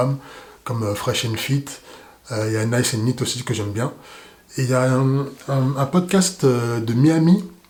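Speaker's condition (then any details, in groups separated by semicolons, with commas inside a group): No condition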